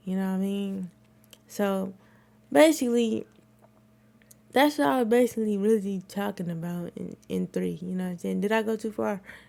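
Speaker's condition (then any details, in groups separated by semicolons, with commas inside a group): Cerebral palsy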